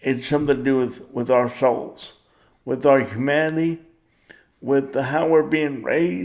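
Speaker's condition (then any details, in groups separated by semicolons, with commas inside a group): Cerebral palsy; power wheelchair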